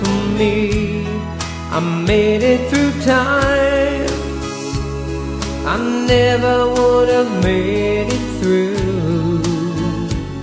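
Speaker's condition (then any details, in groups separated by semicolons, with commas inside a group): No condition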